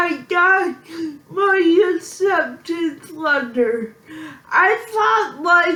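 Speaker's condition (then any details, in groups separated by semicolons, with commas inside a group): Physical speech impairment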